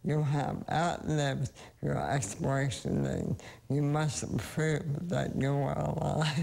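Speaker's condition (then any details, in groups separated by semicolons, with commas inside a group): ALS; more than 25 years since onset, uses cannabis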